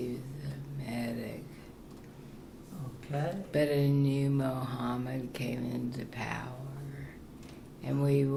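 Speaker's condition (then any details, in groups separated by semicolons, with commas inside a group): Parkinson's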